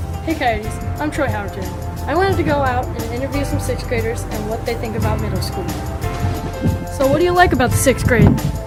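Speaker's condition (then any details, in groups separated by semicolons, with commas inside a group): No condition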